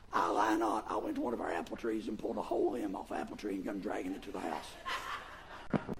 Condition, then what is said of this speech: Vocal cord paralysis. I apologize for my voice.